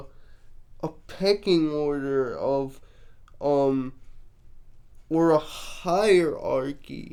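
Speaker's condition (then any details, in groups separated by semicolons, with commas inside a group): Cerebral palsy, mixed, mild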